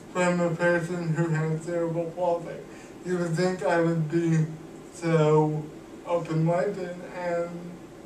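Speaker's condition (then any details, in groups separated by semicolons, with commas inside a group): Cerebral palsy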